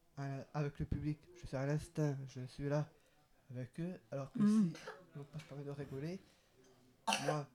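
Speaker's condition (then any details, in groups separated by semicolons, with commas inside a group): Down syndrome, trisomy 21; extra chromosome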